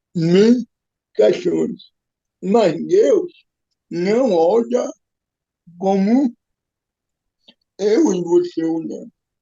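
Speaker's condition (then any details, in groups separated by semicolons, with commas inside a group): Cerebral palsy; physical disability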